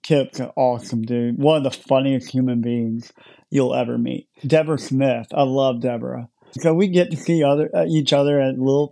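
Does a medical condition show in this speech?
Yes: cleft lip and palate; congenital cleft lip and palate, born in Ukraine.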